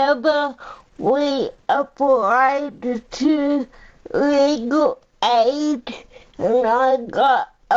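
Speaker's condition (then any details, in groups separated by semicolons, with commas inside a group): Cerebral palsy; powerchair user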